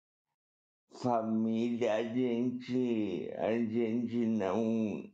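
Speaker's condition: Cerebral palsy; uneventful pregnancy

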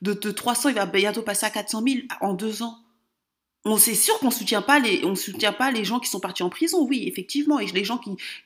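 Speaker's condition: No condition

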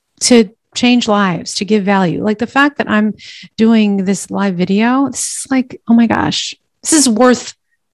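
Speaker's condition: No condition

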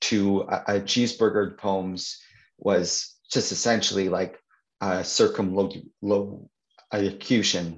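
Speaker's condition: Stuttering; stutter since at least teenage years, ongoing near age 50; speaks at support groups for people and children who stutter; certain words and sounds hardest, stacks up vocabulary, circumlocution, quickly finds other wording to ease stutter; repeated sounds, prolonged sounds, blocks

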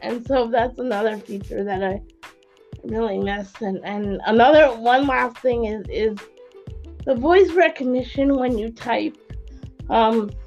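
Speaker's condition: Cerebral palsy; quadriplegic

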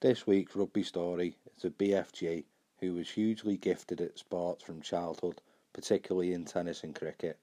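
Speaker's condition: No condition

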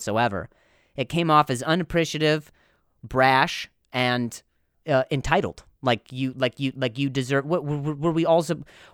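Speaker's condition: Stuttering; stuttering during this recording; uses accent to escape own voice, stutters heavily returning to own voice, doubts pronouncing words correctly; repeated sounds, repeated words

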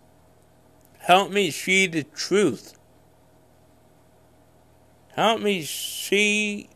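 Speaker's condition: Cerebral palsy; no known medical cause

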